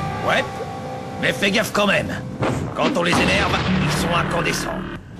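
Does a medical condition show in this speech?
No.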